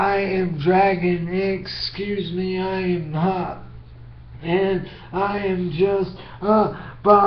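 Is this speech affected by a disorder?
Yes: brain injury.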